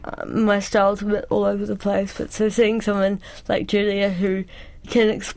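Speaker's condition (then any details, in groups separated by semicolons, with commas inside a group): Cerebral palsy; presses really hard when writing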